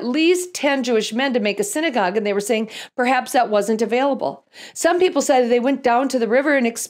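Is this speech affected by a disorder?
No.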